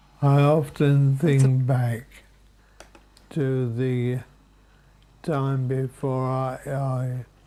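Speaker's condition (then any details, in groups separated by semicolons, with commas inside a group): Motor neurone disease; uses wheelchair, needs transfer help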